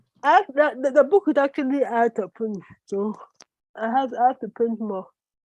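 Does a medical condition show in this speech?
Yes: cerebral palsy.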